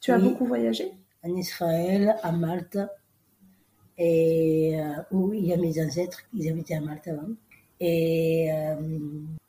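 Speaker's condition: Down syndrome; congenital, three copies of chromosome 21

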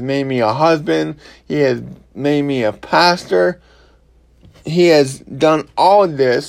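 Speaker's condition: Cerebral palsy; expected to last for life

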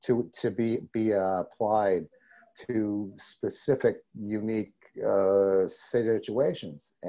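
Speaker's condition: Stutter; persistent into adulthood; frequent word and phrase repetitions, many filler and interjection insertions; repeated words, prolonged sounds

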